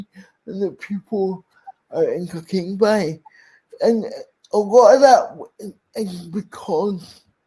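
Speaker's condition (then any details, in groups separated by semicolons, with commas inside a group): Cerebral palsy; speech impairment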